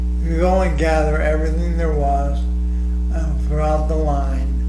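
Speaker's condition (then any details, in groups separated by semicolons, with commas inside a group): ALS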